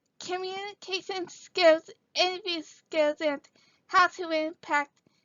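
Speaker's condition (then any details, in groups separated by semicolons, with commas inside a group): Cerebral palsy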